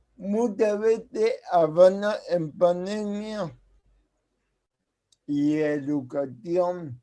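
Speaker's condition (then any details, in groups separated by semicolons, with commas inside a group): Cerebral palsy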